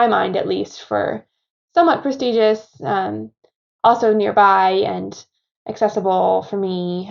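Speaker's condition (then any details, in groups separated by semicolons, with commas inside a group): No condition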